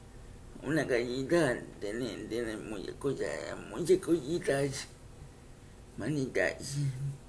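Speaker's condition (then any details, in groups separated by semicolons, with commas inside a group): Cerebral palsy; uses wheelchair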